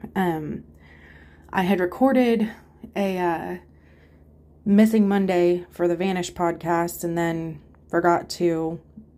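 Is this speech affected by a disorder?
No.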